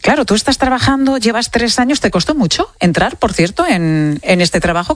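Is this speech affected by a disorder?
No.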